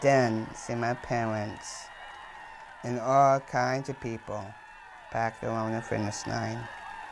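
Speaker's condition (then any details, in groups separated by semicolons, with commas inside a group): Down syndrome, trisomy 21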